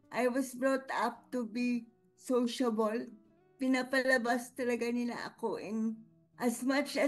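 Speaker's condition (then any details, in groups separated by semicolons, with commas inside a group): Cerebral palsy; cerebellum affected; speaking effortful, some difficulty talking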